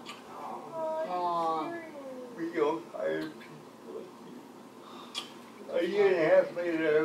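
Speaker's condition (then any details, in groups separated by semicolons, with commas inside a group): Cerebral palsy; from birth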